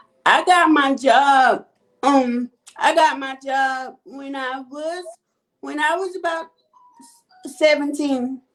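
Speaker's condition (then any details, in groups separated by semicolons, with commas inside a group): Cerebral palsy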